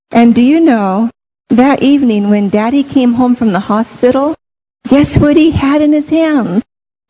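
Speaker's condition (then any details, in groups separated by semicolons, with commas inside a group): No condition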